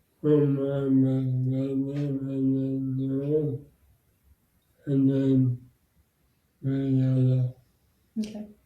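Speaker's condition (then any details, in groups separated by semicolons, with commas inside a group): Bulbar and upper limb MND, bulbar onset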